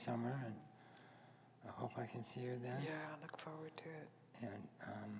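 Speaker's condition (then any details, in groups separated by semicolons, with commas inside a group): Head and neck cancer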